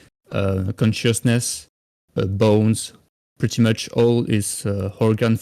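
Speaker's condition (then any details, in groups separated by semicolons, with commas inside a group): No condition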